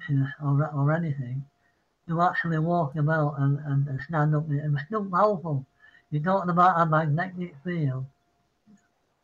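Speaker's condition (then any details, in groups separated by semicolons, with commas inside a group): Parkinson's; apologizes mid-sentence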